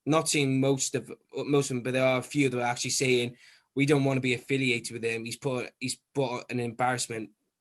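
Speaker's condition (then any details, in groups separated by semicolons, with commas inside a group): No condition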